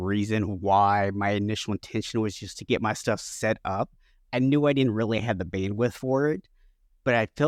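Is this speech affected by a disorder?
No.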